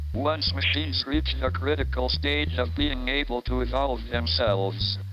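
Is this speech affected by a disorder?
Yes: ALS, through a speech-generating device.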